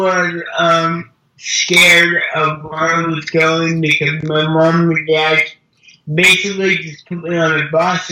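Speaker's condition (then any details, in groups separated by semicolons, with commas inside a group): Cerebral palsy; wheelchair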